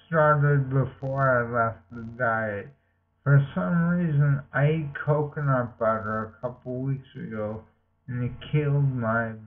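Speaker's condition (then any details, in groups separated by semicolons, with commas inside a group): Multiple sclerosis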